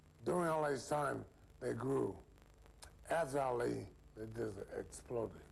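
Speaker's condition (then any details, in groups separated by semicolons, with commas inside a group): Parkinson's syndrome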